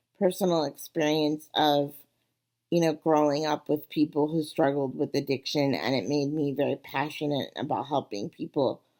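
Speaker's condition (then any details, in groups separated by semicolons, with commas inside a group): Cerebral palsy; wheelchair user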